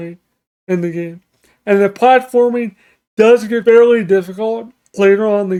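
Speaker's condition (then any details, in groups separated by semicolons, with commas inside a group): Cerebral palsy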